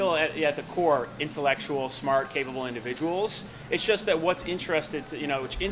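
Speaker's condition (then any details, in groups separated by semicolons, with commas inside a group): No condition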